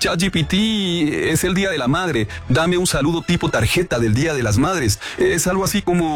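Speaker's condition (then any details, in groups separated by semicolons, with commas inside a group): No condition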